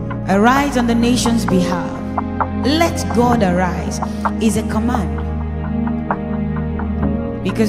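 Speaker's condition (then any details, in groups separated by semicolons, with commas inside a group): No condition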